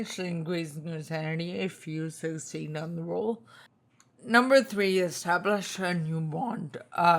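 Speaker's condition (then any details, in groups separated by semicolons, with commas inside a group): Spinocerebellar ataxia type 2, SCA2; tongue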